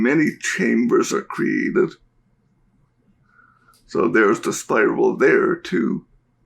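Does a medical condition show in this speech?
Yes: cerebral palsy; diagnosed at birth.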